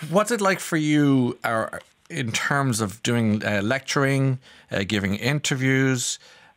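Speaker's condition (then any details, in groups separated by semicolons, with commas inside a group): No condition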